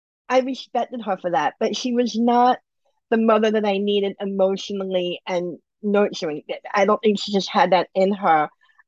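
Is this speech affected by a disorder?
Yes: bilateral cleft lip and palate; congenital, about 20 surgeries from 3 months to mid-20s, two upper jaw bone grafts, skin grafts, plastic surgery; surgeries finished since mid-20s, has dental implants; surgeries needed to function normally with eating, speaking, drinking.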